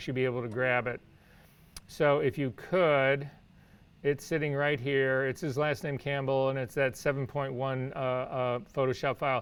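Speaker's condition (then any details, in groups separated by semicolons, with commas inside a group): No condition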